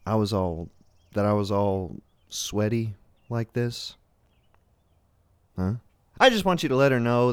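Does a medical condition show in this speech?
No.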